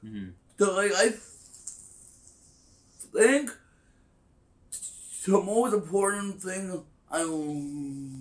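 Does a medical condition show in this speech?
Yes: stutter; dropped due to time-limit penalties; penalized for stutter under Toastmasters time limits, handling silences while stuttering on stage; here blocks.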